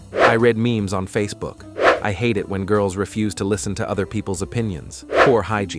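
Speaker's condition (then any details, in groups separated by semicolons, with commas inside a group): No condition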